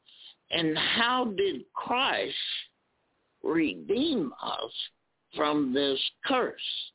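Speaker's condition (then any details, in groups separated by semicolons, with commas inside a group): Spasmodic dysphonia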